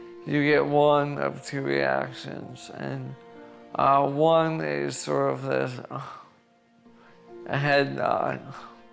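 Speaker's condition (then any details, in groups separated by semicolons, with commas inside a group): ALS; onset with upper body muscle spasms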